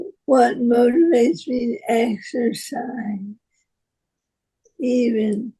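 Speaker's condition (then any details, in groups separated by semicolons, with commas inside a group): Parkinson's disease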